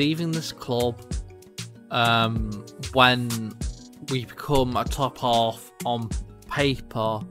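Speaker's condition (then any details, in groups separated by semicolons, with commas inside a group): No condition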